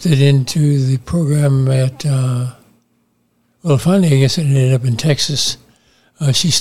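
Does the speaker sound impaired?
Yes: Parkinson's disease; about 15 years since diagnosis, on medication, regular exercise including boxing, cycling, weights, walking.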